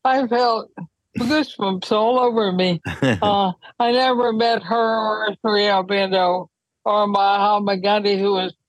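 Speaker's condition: ALS; symptoms about nine years before diagnosis, wheelchair use when traveling

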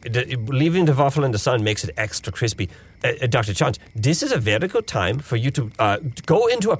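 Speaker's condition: No condition

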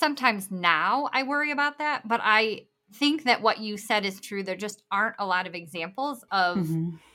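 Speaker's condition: Bilateral cleft lip and palate

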